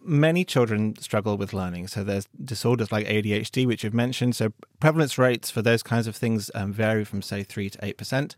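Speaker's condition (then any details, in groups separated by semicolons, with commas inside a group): No condition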